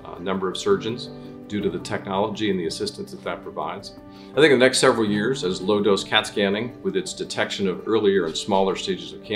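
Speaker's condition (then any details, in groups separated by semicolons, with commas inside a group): No condition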